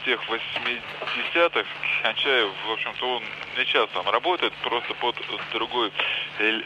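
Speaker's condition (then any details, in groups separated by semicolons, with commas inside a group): Stuttering, mild; stutter since childhood, phone caller; brief on-air relaxation and repeat-after-me suggestion session by Юрий Лонго, host suggests on-air, phone anxiety adding; slight stutter, fluent repeating suggested phrases, caller expects fluency to last only an hour; prolonged sounds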